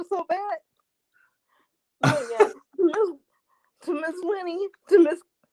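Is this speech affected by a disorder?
Yes: cerebral palsy.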